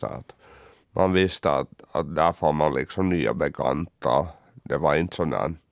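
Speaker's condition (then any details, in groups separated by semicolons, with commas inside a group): Cerebral palsy; uses wheelchair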